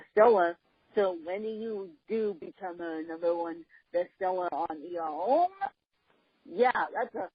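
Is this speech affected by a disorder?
Yes: cerebral palsy, mixed, moderate.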